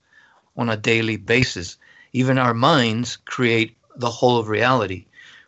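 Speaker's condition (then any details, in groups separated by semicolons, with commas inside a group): No condition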